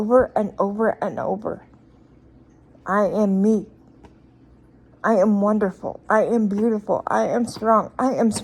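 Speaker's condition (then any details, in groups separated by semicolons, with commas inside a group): Cerebral palsy; speech noticeably atypical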